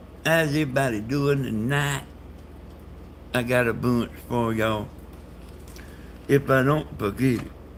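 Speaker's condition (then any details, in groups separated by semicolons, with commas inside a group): Brain bleed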